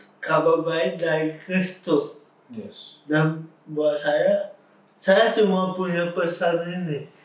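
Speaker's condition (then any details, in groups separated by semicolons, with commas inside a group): Cerebral palsy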